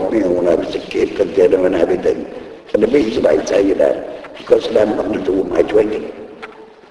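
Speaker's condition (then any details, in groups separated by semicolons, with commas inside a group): Laryngectomy; voice first lost at racetrack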